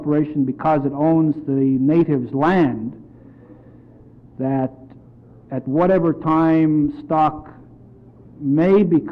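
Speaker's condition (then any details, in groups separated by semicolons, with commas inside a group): No condition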